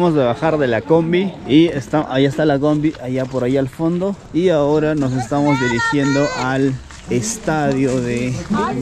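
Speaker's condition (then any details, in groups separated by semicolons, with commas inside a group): No condition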